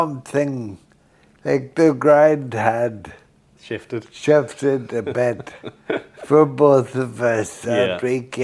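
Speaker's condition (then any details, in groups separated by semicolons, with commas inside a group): Friedreich's ataxia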